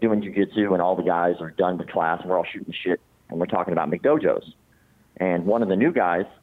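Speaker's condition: Cleft palate; congenital

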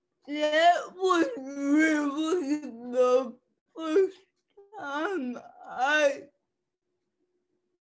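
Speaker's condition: Cerebral palsy; cerebral palsy since childhood

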